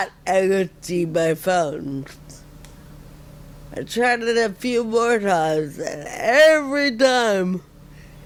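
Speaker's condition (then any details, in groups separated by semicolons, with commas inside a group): Friedreich ataxia; speech tires with effort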